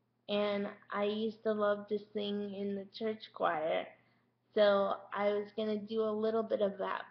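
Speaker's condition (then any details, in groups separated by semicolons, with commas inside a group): Cerebral palsy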